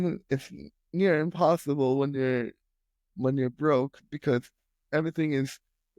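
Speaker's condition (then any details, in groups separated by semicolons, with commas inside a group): Spastic quadriplegic cerebral palsy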